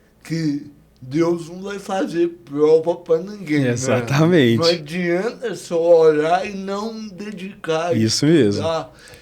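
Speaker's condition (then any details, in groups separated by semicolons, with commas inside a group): Cerebral palsy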